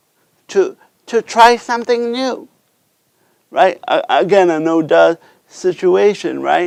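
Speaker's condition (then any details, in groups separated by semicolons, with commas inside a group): Cerebral palsy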